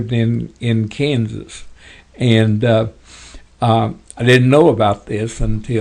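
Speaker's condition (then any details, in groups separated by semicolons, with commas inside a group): Parkinson's; tremors as early symptom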